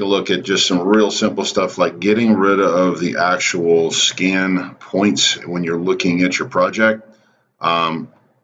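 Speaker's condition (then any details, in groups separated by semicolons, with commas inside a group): No condition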